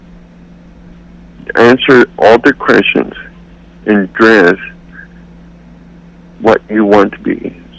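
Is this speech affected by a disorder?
Yes: cerebral palsy; accepts own voice.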